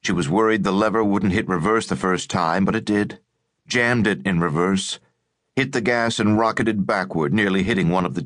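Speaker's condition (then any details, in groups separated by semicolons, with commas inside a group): No condition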